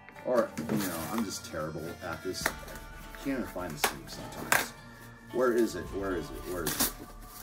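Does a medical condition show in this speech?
No.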